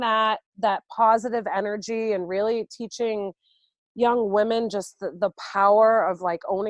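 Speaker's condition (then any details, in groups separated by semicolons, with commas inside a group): No condition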